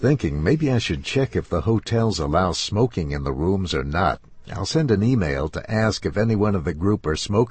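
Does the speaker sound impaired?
No.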